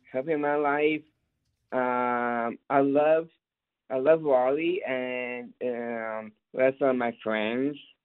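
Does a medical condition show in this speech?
Yes: Down syndrome; describes self as very capable.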